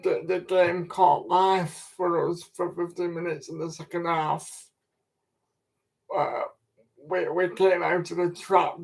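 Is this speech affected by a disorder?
Yes: cerebral palsy.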